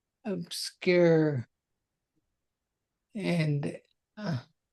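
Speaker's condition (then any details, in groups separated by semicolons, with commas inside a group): Multiple sclerosis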